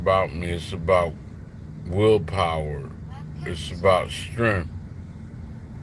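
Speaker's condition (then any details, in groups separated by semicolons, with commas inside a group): Slurred speech; still slurs words occasionally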